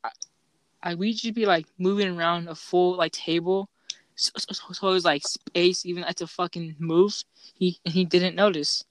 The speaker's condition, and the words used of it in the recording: Stuttering. I actually can make fun of people who have a stutter because I also have it.